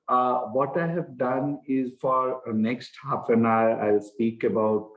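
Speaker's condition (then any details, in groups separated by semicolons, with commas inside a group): No condition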